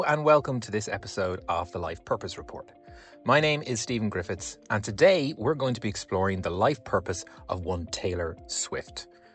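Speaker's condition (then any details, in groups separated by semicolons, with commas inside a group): No condition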